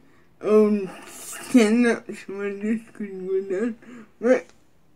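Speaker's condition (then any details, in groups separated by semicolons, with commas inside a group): Cerebral palsy; wheelchair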